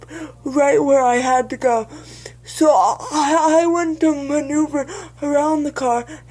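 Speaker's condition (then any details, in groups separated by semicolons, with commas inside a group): Cerebral palsy, severe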